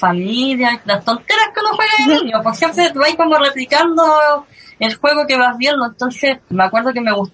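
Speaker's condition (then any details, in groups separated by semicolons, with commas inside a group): Cleft lip and palate; since early childhood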